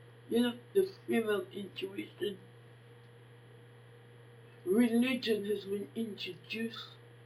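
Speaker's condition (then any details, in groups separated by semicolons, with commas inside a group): Facial palsy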